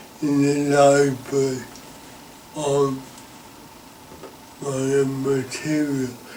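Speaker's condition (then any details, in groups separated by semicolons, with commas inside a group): Cerebral palsy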